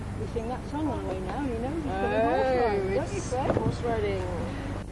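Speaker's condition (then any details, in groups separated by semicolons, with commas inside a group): No condition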